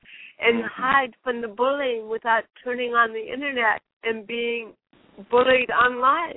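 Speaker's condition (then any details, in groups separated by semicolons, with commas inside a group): Cerebral palsy; since birth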